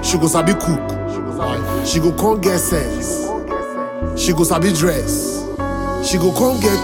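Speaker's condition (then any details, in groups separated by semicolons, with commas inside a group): No condition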